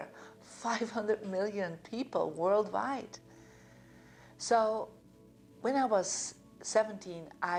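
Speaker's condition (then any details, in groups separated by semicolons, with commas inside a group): No condition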